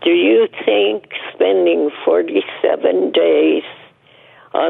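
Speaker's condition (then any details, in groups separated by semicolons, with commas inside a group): Essential tremor; essential tremor present for years; uses Ellipta inhalation powder asthma inhaler, listed as possible cause of tremors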